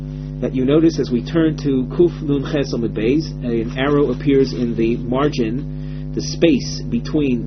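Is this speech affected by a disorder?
No.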